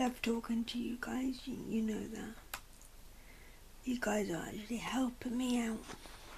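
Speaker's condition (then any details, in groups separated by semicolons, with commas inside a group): Cerebral palsy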